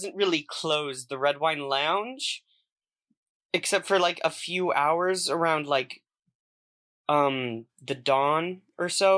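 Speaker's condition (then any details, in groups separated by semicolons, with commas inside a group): No condition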